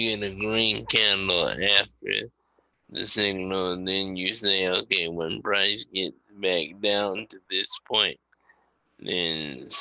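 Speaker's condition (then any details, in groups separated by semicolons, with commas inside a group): Cerebral palsy; wheelchair user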